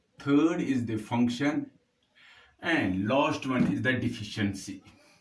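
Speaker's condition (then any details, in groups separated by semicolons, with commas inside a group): No condition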